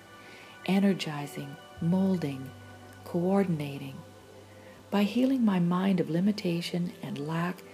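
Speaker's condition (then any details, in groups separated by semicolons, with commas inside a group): No condition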